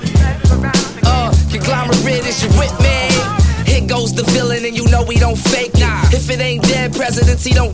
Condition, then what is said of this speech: No condition.